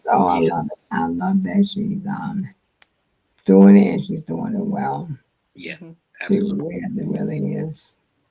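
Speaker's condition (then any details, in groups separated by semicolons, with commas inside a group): Multiple sclerosis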